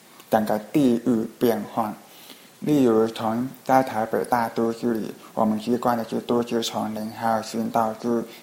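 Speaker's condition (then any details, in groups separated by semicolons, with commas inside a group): Hearing impairment; gets interrupted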